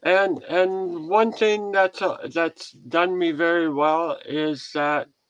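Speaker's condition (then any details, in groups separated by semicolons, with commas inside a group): Head and neck cancer surgery; crooked head since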